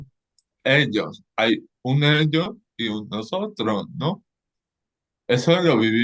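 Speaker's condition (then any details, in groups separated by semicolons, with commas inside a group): Cerebral palsy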